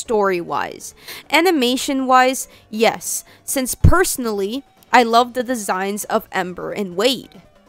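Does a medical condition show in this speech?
No.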